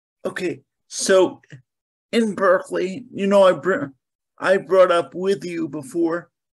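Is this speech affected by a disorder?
Yes: cerebral palsy; mainly lower limbs affected.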